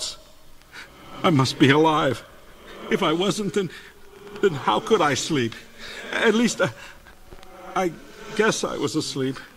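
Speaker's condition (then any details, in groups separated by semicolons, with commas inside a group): No condition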